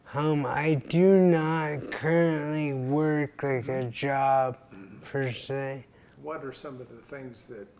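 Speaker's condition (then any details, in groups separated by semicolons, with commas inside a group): Traumatic brain injury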